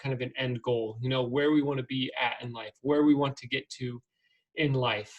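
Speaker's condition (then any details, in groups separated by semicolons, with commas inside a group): No condition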